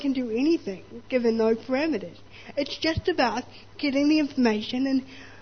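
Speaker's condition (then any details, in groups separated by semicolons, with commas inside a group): Spastic cerebral palsy; born 24 weeks premature, mixed success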